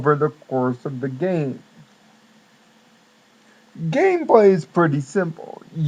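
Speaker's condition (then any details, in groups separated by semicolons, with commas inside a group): Cerebral palsy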